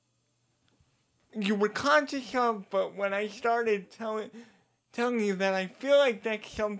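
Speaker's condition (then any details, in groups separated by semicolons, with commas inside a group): Cerebral palsy; diagnosed at age 2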